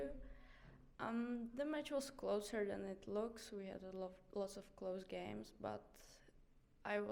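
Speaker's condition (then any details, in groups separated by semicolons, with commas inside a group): No condition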